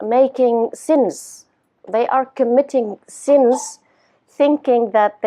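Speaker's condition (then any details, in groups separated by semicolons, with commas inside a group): No condition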